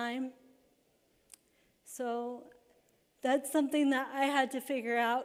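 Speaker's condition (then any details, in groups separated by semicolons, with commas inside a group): Cerebral palsy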